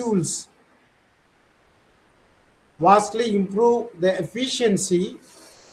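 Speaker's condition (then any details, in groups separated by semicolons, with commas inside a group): No condition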